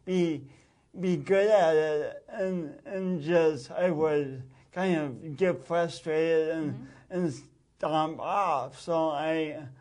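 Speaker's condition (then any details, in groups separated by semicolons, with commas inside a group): Speech impediment from birth oxygen loss; pronounced speech impediment since birth, distinguished one-of-a-kind unique accent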